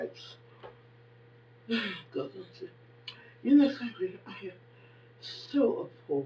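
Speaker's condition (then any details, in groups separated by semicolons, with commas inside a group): Facial palsy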